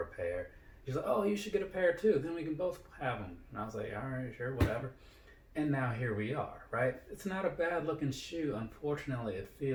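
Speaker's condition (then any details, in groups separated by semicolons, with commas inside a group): No condition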